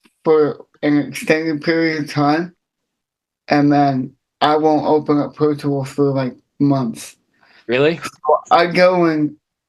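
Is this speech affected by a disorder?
Yes: cerebral palsy; from birth.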